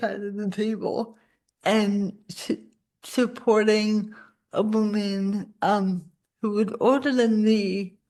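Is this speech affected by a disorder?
Yes: cerebral palsy; spasticity.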